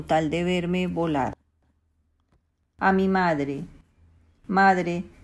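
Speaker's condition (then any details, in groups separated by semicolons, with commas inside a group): No condition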